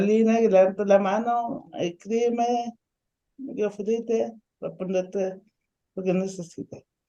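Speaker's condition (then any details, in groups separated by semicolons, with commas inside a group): Ataxic cerebral palsy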